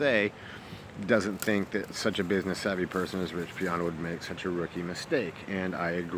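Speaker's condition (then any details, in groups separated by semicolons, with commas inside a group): No condition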